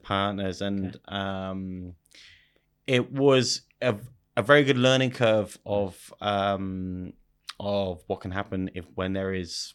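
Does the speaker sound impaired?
Yes: stutter; about five times worse when speaking German; here repeated sounds, blocks.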